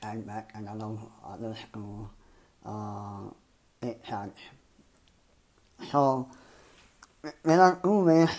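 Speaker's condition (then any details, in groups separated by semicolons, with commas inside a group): Cleft palate and lip; malformed nose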